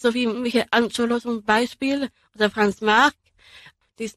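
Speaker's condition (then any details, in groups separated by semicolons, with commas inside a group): Down syndrome; trisomy 21, three copies of chromosome 21, genetic anomaly; age 24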